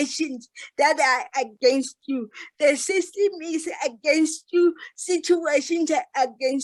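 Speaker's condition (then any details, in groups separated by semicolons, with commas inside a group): Cerebral palsy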